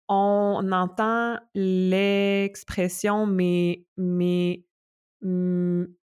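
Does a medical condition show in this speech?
Yes: stuttering; stuttering with blocks, practices mindfulness meditation, stays in stuttering moments without judgment; blocks during speech, physical tension, may push words, chooses how to react; here repeated words, prolonged sounds.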